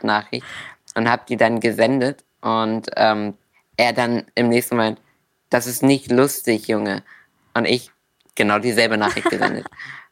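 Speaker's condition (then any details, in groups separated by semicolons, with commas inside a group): Duchenne muscular dystrophy; inherited, progressive muscle wasting, known since primary school, wheelchair user from the start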